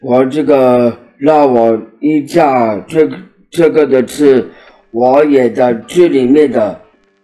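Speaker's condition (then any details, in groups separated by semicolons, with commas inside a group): Down syndrome; congenital, sensory integration and muscle stimulation exercises from age zero, slower movements than other children; articulation less clear in Down syndrome children per mother, some word repetitions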